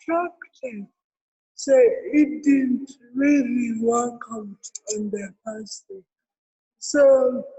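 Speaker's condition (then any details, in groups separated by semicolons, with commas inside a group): Cerebral palsy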